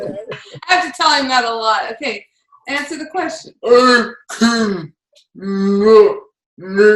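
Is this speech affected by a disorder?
Yes: cerebral palsy; uses a wheelchair; speech hard for others to understand.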